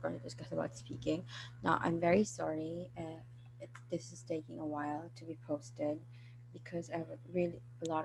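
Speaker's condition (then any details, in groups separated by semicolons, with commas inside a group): No condition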